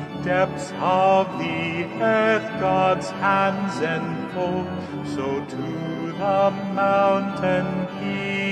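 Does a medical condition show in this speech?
No.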